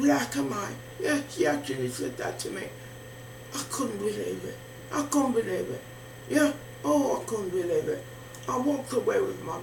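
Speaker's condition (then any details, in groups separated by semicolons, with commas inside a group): Facial palsy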